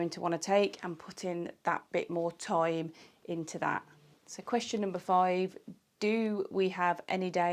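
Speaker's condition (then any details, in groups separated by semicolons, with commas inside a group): No condition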